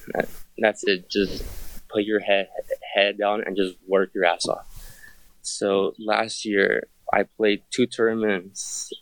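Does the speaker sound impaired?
Yes: stutter; stutter since childhood, always a problem growing up; still stutters, gives interviews regularly; here repeated words, prolonged sounds.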